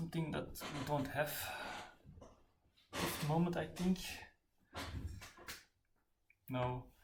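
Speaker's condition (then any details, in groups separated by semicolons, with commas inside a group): No condition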